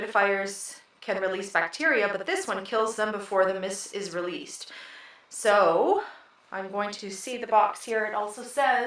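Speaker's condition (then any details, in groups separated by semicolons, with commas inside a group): No condition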